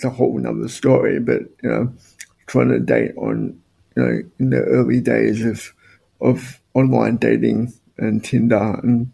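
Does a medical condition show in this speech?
Yes: spastic quadriplegic cerebral palsy; purely physical.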